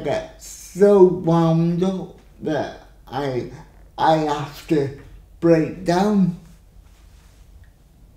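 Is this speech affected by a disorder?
Yes: cerebral palsy.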